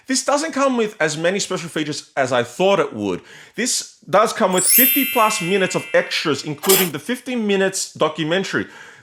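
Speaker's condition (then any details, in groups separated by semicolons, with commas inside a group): No condition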